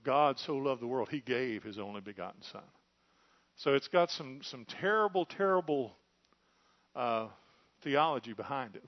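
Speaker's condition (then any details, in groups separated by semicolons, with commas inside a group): No condition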